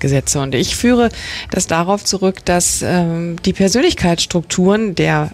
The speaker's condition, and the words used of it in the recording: No condition.